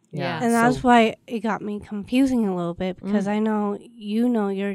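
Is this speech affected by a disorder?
Yes: Down syndrome; also hard time breathing.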